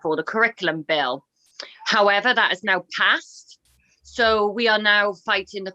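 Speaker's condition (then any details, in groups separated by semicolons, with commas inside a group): No condition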